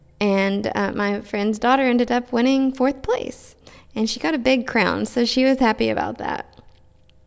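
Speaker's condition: No condition

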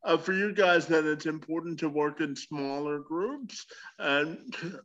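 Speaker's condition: Cerebral palsy; handwriting

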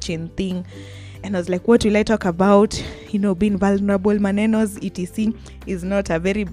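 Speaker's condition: No condition

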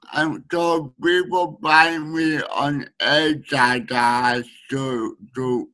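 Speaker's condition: Speech needing a translator

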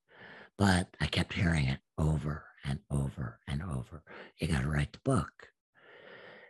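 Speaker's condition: Absent vocal cords; still practices speaking

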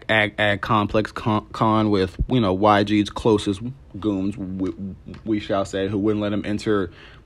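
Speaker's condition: Stuttering; stuttering problem, bullied for it growing up; stutter audible in recording; repeated sounds

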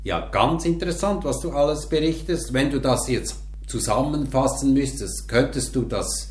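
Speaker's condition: No condition

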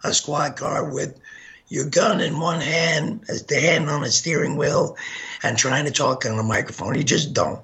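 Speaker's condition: Gunshot injury to voice box; shot 15 times

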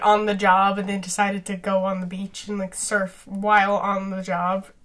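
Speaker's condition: No condition

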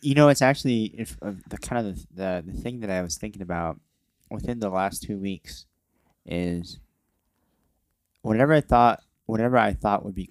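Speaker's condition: Cleft lip and palate

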